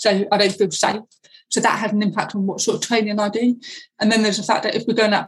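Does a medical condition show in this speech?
Yes: deafness.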